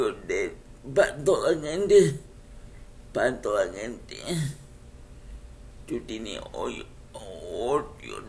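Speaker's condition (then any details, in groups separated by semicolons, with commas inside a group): Cerebral palsy; speech affected by condition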